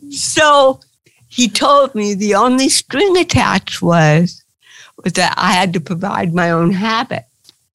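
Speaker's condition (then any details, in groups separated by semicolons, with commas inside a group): Cerebral palsy; since birth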